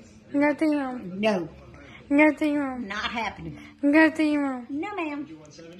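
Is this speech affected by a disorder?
Yes: cerebral palsy.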